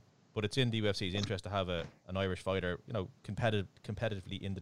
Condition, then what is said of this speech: No condition.